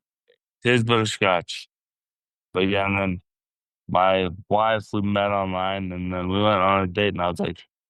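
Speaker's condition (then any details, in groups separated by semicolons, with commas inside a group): Traumatic brain injury; car crash, also broken back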